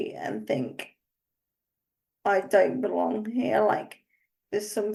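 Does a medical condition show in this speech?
Yes: cerebral palsy; uses wheelchair.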